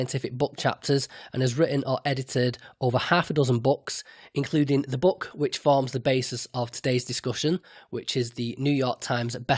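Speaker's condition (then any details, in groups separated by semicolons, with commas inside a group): No condition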